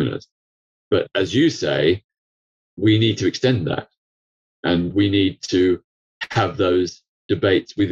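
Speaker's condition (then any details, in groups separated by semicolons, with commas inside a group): No condition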